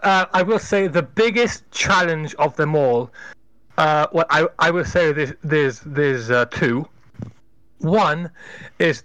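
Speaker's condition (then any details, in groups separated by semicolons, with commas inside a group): Unnamed lifelong condition, stuttering; lifelong condition present from birth; sometimes stutters, slurs or freezes on a word, usually edited out of pre-recorded episodes; repeated sounds, repeated words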